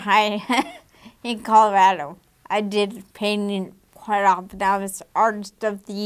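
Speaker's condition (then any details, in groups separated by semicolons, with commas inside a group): Damaged diaphragm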